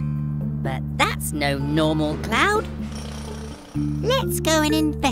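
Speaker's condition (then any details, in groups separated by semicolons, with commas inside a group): No condition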